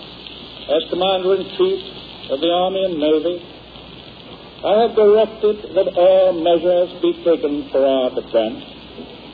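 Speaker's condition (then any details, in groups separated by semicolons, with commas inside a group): No condition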